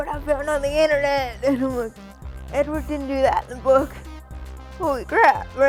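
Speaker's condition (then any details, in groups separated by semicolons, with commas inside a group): Cerebral palsy; spastic quadriplegic form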